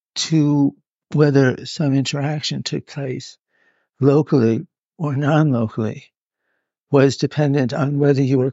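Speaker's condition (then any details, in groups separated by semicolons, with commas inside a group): Parkinson's; hidden in early stages, now openly displayed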